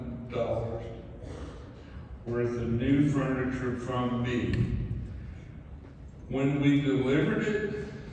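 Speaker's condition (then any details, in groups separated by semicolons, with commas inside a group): ALS; mainly right side and both legs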